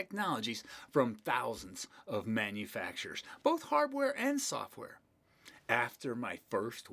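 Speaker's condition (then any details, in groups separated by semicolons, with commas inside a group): No condition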